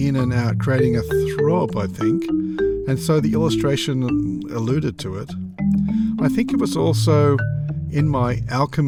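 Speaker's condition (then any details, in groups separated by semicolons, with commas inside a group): No condition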